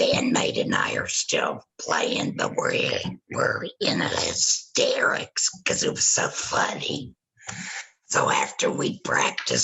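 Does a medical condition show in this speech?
Yes: laryngectomy after cancer.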